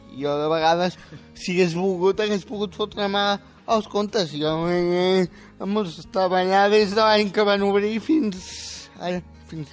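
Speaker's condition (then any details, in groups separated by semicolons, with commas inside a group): Spastic quadriplegic cerebral palsy; age 18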